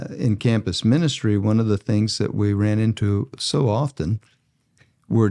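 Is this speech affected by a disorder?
No.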